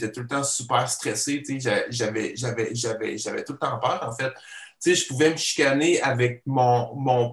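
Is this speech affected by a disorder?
Yes: stuttering; genetic and neurological; stutters in daily life, partial control keeps spontaneity, full control would need changed voice; here repeated sounds, repeated words.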